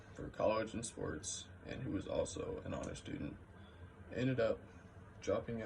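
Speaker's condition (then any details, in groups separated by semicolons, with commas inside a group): No condition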